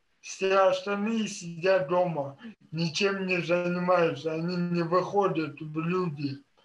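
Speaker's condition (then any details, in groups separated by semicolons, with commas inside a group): Cerebral palsy; childhood physical therapy; age 27, daily sport and diction exercises; speech therapy in kindergarten, daily diction practice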